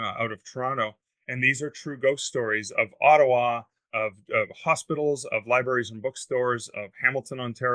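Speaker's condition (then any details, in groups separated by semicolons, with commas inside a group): No condition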